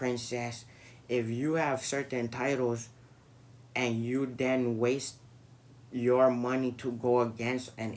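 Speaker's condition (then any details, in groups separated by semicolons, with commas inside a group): No condition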